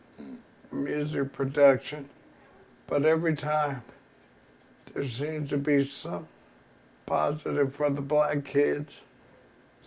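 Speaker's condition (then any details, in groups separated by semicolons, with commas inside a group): ALS; progressive terminal illness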